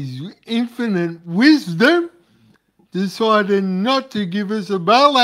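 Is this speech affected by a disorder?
Yes: cerebral palsy.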